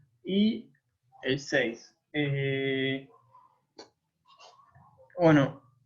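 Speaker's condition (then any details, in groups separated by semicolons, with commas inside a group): No condition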